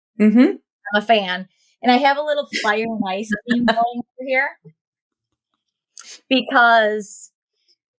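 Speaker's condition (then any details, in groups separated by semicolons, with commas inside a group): No condition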